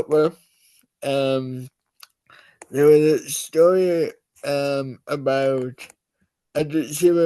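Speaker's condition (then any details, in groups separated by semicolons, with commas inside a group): Cerebral palsy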